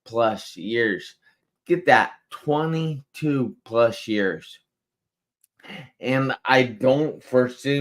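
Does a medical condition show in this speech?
Yes: traumatic brain injury.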